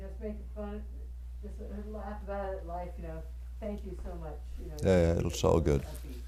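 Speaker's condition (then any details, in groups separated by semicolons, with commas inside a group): No condition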